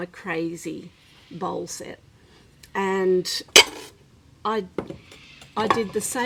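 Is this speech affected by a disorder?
No.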